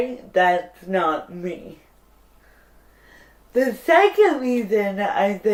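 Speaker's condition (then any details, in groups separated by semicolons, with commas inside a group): Cerebral palsy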